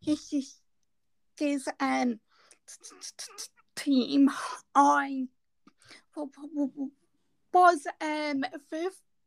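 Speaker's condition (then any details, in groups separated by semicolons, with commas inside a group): Stammer; onset around age four, referred for speech and language therapy just before fourth birthday, had TA Joe at school, more severe later in school; very severe stammer, most severe guest so far on podcast; severe stammering audible, keeps talking to get points across, going out for food with friends challenging; repeated sounds, prolonged sounds, blocks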